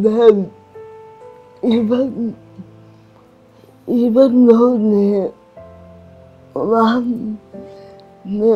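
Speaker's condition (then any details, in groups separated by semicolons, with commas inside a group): Cerebral palsy; restricted movements; slurred speech, difficulty speaking clearly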